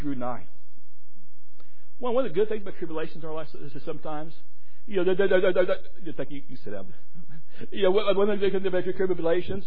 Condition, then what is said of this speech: Stuttering. Thing is, my speech, think it's an hour later too, so I get tireder.